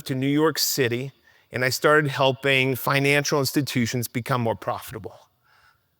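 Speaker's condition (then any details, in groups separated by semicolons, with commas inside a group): No condition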